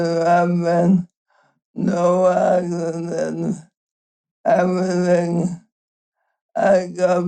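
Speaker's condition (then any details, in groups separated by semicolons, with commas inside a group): ALS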